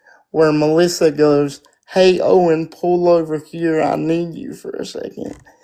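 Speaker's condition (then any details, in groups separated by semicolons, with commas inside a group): Spastic quadriplegic cerebral palsy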